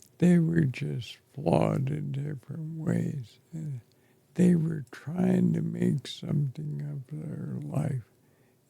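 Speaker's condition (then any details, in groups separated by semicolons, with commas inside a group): ALS; affects chest and throat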